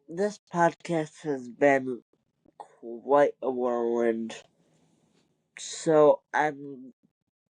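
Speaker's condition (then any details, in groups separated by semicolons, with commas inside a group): Cerebral palsy; wheelchair user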